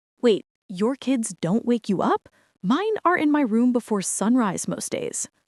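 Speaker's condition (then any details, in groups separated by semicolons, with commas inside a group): No condition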